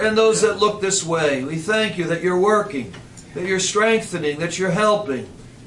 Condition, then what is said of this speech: No condition.